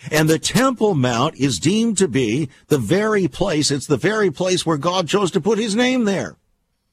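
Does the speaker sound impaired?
No.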